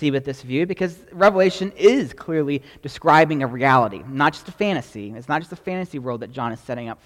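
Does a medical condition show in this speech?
No.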